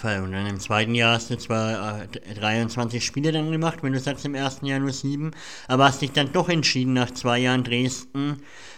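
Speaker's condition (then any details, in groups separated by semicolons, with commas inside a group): Cleft palate; says by the norm listeners would find podcasting unlistenable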